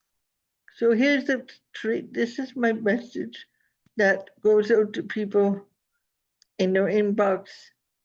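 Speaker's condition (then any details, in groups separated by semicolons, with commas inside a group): Cerebral palsy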